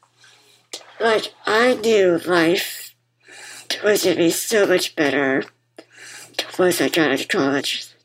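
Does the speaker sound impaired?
Yes: muscular dystrophy; diagnosed as toddler, uses wheelchair; wears bipap machine to help breathe, relies on others for most daily activities; bipap machine audible throughout conversation.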